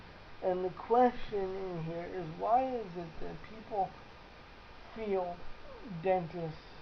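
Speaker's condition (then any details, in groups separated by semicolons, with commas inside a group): Cerebral palsy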